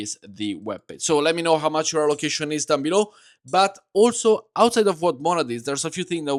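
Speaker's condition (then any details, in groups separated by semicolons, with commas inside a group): No condition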